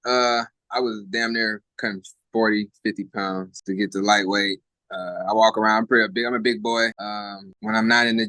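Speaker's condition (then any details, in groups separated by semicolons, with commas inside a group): No condition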